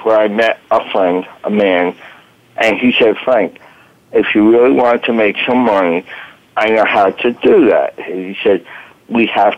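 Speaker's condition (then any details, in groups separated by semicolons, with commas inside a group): Voice box damage from tracheostomy; 1-2 week coma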